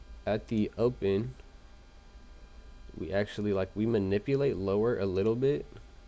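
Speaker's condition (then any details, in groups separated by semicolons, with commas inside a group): No condition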